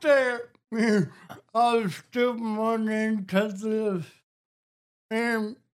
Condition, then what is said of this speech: Cerebral palsy. Still to this day, I cannot hear my voice.